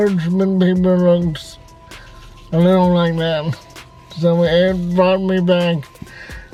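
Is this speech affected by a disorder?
Yes: cerebral palsy, severe; spastic type.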